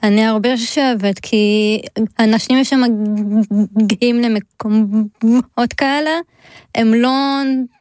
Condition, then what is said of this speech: Stuttering. אם אנחנו אחד על אחד, אני לא מגמגמת, אבל...